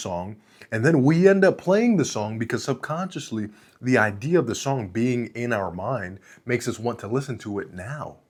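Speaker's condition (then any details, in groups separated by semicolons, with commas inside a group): No condition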